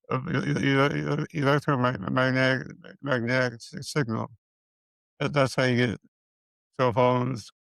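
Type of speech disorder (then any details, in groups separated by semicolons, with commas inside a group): Dysarthria; multiple system atrophy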